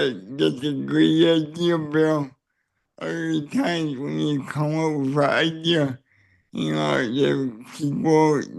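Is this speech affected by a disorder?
Yes: cerebral palsy; neck surgery went badly.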